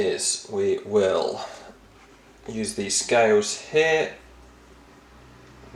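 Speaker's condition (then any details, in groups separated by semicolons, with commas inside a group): No condition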